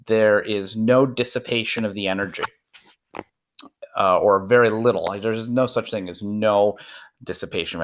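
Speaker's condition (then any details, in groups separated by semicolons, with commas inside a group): No condition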